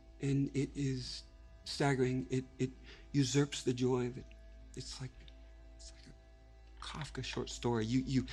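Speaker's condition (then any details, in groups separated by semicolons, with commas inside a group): No condition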